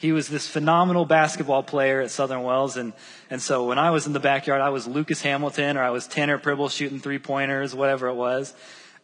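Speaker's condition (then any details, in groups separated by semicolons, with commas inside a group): No condition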